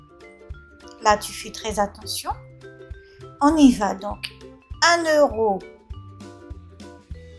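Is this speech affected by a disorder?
No.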